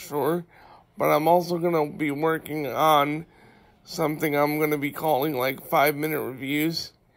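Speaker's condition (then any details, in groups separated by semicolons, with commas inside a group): Cerebral palsy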